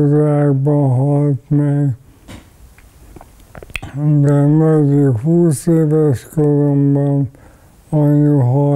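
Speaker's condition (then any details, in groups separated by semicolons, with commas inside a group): ALS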